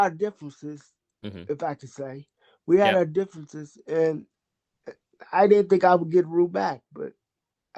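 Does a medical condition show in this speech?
Yes: cerebral palsy.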